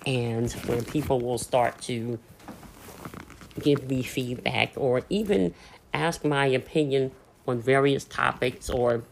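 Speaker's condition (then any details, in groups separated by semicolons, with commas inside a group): Cleft lip and palate; surgically repaired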